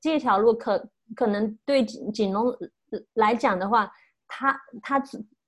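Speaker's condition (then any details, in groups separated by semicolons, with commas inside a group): Stuttering; since childhood, not yet overcome, may never overcome; still stutters; no stuttering when talking to self, stutters when talking with others; repeated sounds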